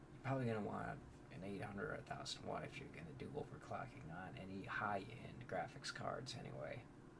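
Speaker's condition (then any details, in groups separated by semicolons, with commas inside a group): No condition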